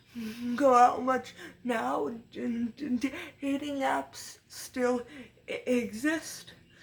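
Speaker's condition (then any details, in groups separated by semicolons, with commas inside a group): Cerebral palsy, severe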